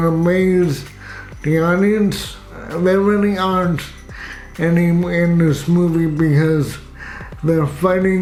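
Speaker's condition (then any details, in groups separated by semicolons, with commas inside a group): Cerebral palsy, spastic, severe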